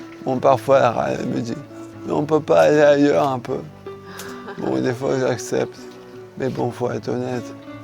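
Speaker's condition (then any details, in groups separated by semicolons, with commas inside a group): Charcot disease (ALS); voice worsening, articulation problems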